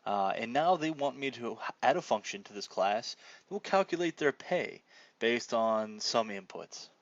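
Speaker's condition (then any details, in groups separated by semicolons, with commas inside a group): No condition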